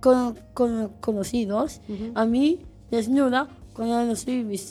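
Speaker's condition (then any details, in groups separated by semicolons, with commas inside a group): Down syndrome; present from birth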